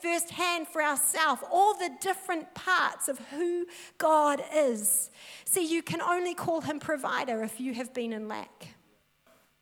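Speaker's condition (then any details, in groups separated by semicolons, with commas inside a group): No condition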